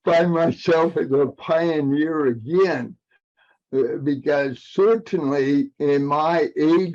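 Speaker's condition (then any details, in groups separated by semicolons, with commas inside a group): Cerebral palsy; aging adult, past 40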